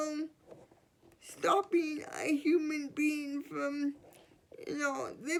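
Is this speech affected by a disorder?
Yes: cerebral palsy.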